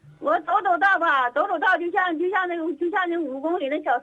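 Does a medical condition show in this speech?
Yes: Parkinson's disease; six to seven years, began with shuffling steps, tremor in both legs, not hands or head; cannot walk unaided, holds walker or wheelchair, severe leg tremor, on-off freezing, takes Sifrol, Madopar, amantadine.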